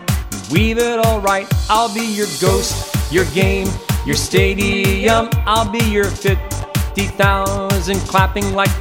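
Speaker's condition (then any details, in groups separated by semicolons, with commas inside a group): No condition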